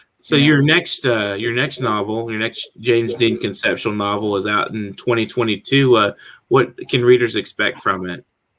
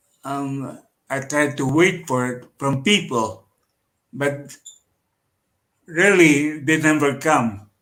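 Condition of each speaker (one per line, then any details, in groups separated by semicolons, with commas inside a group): No condition
Cerebral palsy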